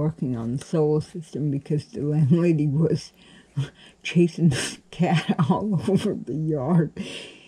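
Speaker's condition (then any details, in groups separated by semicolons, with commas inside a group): Cerebral palsy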